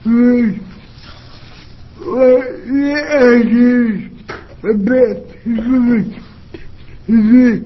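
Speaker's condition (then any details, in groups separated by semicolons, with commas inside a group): Cerebral palsy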